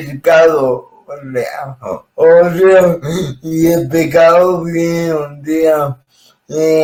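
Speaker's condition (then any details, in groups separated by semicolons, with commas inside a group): Cerebral palsy; wheelchair user, possible spasticity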